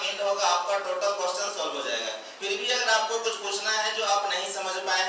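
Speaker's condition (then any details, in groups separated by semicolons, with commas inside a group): No condition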